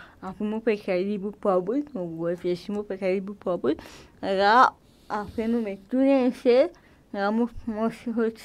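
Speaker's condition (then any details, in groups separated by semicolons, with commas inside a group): Cerebral palsy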